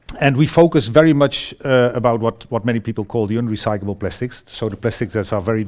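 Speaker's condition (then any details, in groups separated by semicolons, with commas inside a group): No condition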